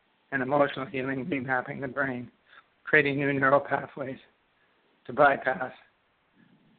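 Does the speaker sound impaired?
Yes: Parkinson's disease; left index finger tremor, diagnosed 4 years later by Ontario neurologist, then left hand weakness, dexterity loss.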